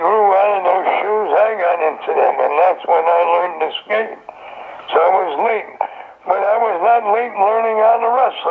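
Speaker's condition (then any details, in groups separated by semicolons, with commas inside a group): Throat cancer; survivor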